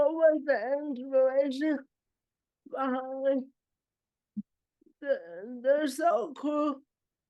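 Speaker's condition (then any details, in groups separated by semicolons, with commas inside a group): Cerebral palsy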